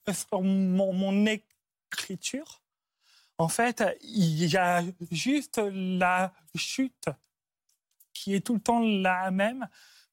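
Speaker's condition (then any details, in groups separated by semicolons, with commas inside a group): Stuttering; onset at about age 4 after grandmother's throat cancer, fluent before, once misdiagnosed as Gilles de la Tourette; part-word and word repetitions, frequent euh fillers; repeated words, prolonged sounds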